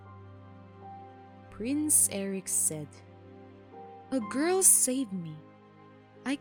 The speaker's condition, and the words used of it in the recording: No condition.